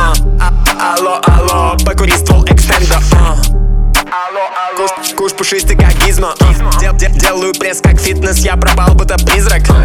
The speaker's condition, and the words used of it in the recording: None; typical speech.